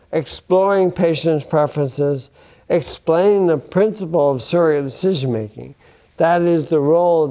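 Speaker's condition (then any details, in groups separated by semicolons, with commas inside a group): Bulbar onset ALS; affects speech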